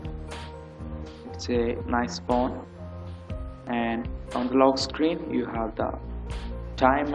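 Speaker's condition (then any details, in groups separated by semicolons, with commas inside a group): No condition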